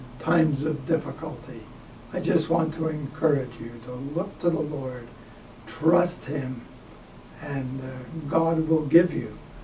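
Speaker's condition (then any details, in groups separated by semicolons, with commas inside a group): ALS; diagnosed about six years ago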